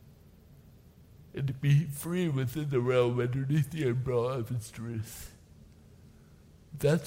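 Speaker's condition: Cerebral palsy; does not talk like typical speaker

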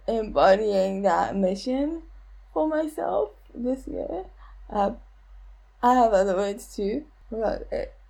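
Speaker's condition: Cerebral palsy; age 29

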